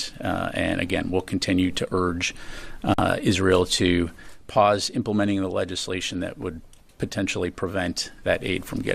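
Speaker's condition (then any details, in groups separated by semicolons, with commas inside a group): No condition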